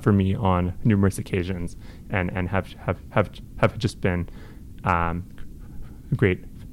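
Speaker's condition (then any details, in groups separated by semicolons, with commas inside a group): Stuttering; persisting into adulthood, no cure, managed, no family history, past blocks up to 30 seconds; always stutters, varies by day and week, no clear pattern, retimes breaths, Israeli Zoom support group; more when nervous, less when angry, tends not to block when singing, uncoordinated breathing contributes; repeated sounds, prolonged sounds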